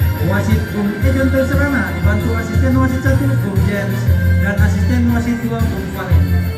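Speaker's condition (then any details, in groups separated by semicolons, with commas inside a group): No condition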